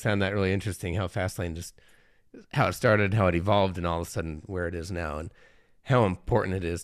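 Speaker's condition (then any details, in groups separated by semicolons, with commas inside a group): No condition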